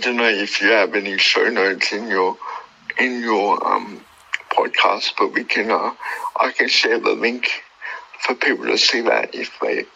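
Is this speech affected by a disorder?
Yes: cerebral palsy; born two months premature, uses wheelchair.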